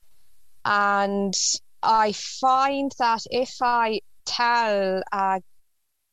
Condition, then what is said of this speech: Stuttering. Yeah, like, today now, I did have actually a good day, you know, with this speech, but tomorrow I wouldn't be able to speak a word